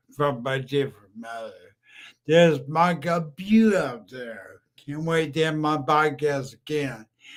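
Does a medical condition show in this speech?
Yes: brain injury.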